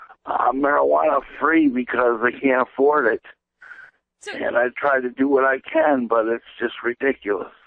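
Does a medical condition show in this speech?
Yes: cerebral palsy; present since birth.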